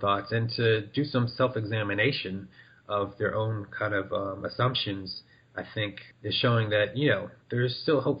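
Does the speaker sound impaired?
No.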